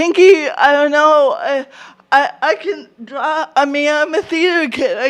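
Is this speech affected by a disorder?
Yes: cerebral palsy; atypical voice.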